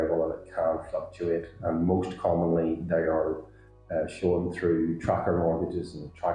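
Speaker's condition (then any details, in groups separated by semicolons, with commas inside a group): No condition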